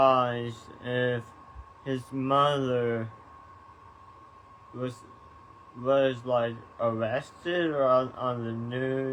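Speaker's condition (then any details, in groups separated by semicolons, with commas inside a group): Tongue cancer surgery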